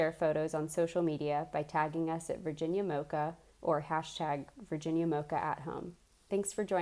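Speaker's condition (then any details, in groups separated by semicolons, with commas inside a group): No condition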